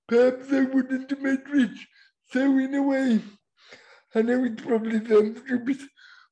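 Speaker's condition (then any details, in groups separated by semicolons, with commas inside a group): Cerebral palsy; voice described as unusual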